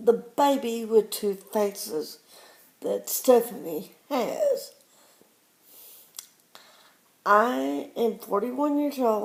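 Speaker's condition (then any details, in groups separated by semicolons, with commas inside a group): Cerebral palsy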